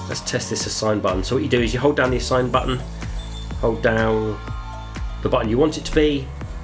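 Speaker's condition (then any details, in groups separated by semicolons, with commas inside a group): No condition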